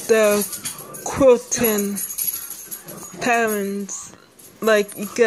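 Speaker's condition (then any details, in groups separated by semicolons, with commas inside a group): Speech impairment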